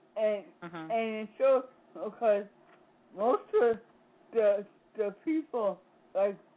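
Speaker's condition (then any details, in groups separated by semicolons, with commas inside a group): Speech impediment; disability; sometimes gets stuck, breath won't push words out, speech very clear today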